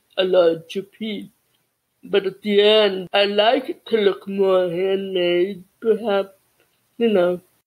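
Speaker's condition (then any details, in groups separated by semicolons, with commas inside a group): Cerebral palsy; childhood speech therapy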